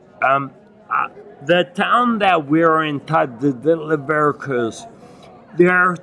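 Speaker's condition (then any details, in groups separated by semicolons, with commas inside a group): Acquired ataxia with dysarthria, acquired; Lance-Adams syndrome; contaminated-jacuzzi Legionnaires' pneumonia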